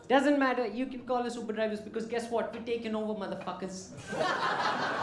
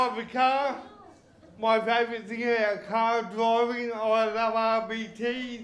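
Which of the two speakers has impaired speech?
The second: cerebral palsy.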